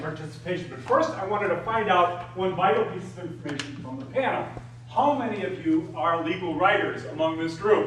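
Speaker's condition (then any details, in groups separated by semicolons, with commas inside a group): No condition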